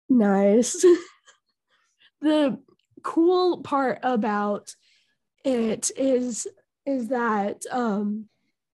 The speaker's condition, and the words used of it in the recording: Stuttering. Those words brought me to tears, as you can tell with my voice.